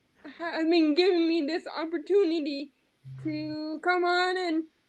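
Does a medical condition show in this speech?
Yes: quadriplegic cerebral palsy.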